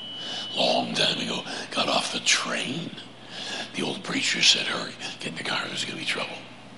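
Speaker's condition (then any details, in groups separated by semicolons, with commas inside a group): Laryngeal cancer; deep raspy 'Batman voice', much weaker than before, prosthesis speech planned after laryngectomy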